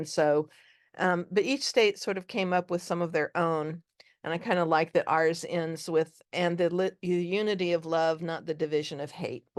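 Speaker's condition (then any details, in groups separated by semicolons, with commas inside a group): No condition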